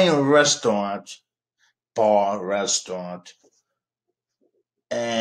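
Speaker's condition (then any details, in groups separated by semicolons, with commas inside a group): Cerebral palsy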